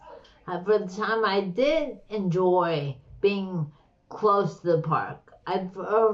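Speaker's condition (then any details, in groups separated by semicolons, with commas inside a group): Slurred speech; chronic Lyme disease affecting brain; onset 20 to 30 years after infection, weakness; slurred speech, like stroke patient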